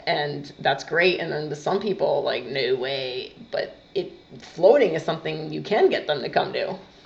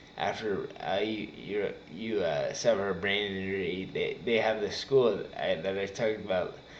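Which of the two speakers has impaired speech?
The second: traumatic brain injury.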